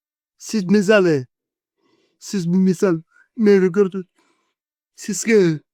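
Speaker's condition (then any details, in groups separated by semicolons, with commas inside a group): Cerebral palsy; 40 years with condition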